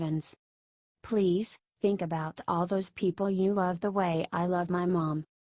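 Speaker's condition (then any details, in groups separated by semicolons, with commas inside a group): No condition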